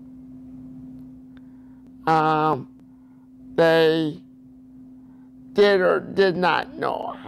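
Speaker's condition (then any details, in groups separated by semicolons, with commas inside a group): Cerebral palsy; also quadriplegic from spinal cord injury, wheelchair user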